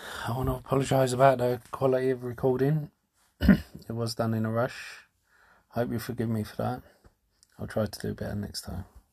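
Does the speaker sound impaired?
No.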